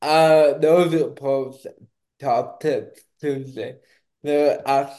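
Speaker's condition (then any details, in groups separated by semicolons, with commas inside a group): Cerebral palsy; not slurred, per host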